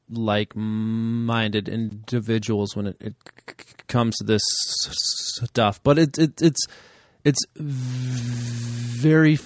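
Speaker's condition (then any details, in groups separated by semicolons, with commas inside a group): Stuttering; severity varies over time; newborn son three weeks ago, less sleep possibly contributing; blocks up to about ten seconds, no avoidance or circumlocution; repeated sounds, repeated words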